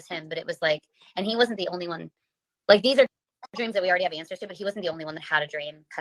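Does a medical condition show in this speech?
No.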